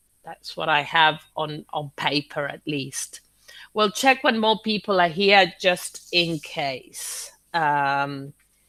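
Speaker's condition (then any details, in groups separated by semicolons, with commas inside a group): No condition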